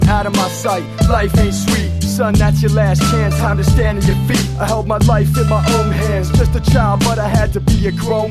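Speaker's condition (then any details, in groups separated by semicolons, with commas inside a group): No condition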